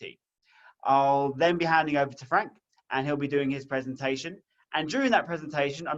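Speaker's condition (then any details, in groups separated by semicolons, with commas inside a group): No condition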